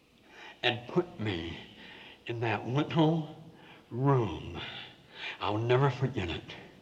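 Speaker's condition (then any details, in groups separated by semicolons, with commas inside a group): Severe cleft palate with lisp; congenital, hole in roof of mouth, no upper lip, half nose, many corrective surgeries; still speaks with a lisp, hard to understand, could not speak clearly for first 17 years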